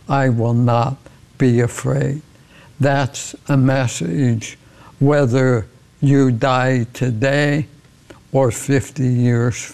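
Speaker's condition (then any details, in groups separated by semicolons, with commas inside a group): ALS; diagnosed over 10 years ago, beyond 11 years now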